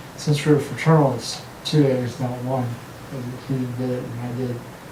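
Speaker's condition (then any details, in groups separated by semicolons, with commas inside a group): Muscular dystrophy; progressive, tongue muscle affected; pain medication, THC; tongue weakness, rests before talking, chewing and swallowing affected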